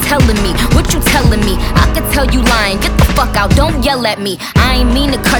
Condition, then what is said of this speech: None; typical speech.